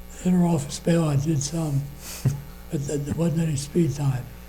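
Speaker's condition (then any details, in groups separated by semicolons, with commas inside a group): Parkinson's disease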